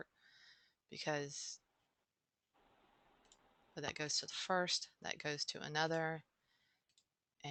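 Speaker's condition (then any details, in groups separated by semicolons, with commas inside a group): No condition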